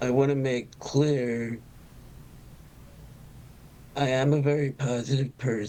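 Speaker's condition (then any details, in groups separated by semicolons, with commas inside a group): Parkinson's disease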